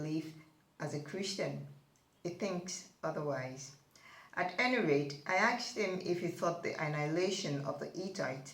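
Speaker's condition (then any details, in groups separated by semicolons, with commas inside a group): No condition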